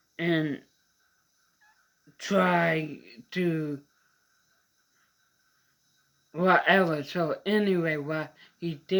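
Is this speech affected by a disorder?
Yes: mild cerebral palsy.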